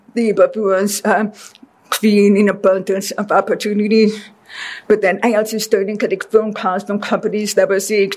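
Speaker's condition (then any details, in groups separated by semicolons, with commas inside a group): Deafness; deaf since childhood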